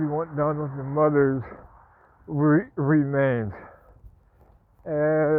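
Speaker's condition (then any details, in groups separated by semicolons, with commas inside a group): Parkinson's; speech impediment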